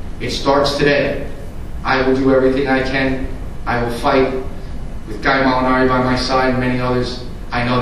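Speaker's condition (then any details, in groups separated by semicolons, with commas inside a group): No condition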